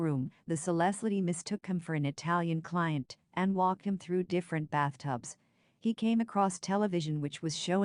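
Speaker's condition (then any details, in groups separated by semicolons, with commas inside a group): No condition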